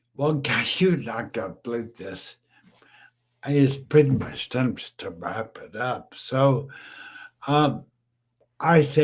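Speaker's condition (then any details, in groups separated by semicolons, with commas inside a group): Brain injury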